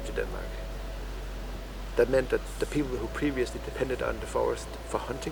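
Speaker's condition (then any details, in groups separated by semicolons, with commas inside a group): No condition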